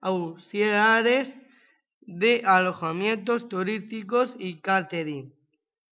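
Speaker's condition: Down syndrome; age 20

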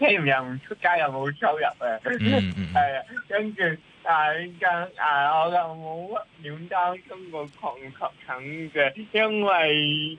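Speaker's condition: Cerebral palsy; mouth muscles affected

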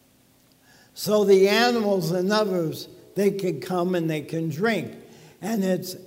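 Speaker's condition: ALS; talking a little bit funny

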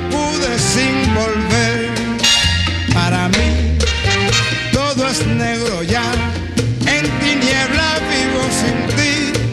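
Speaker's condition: No condition

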